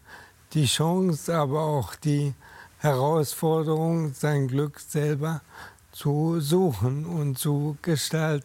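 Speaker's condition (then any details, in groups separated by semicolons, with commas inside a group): ALS; first suspected carpal tunnel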